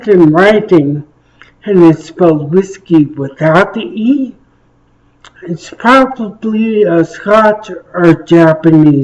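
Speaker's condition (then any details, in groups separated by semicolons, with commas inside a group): Traumatic brain injury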